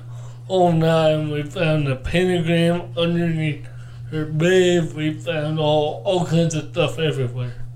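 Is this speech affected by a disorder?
Yes: cerebral palsy; cerebral palsy from birth, four months premature, under one pound, cord around neck, born not breathing, resuscitated; audible speech impediment, speech only affected function.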